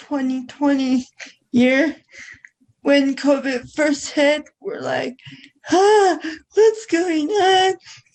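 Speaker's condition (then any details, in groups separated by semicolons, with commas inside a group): Cerebral palsy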